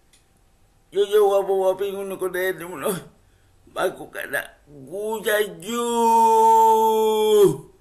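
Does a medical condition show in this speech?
Yes: cerebral palsy; from birth, wheelchair user; speech affected by cerebral palsy.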